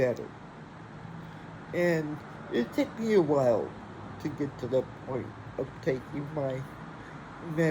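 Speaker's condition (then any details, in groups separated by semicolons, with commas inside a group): Athetoid cerebral palsy; speech, wheelchair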